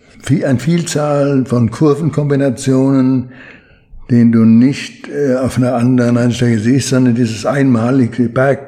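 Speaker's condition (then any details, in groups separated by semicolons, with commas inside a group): Parkinson's disease; limits daily routine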